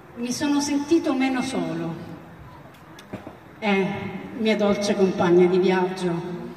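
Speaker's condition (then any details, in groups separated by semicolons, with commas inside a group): No condition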